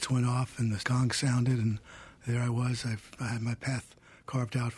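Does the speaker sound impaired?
Yes: Parkinson's disease; Parkinson's disease diagnosed more than a decade ago, man in mid-60s; voice worn down by age and Parkinson's, self-conscious about how voice sounds.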